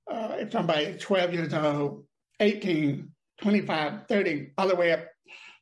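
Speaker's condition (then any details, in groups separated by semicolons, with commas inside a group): Deafness; speech problem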